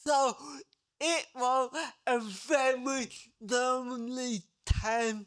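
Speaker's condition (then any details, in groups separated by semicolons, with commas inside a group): Cerebral palsy; diplegia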